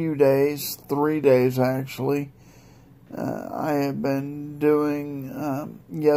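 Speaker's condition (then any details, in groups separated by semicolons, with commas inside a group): Multiple sclerosis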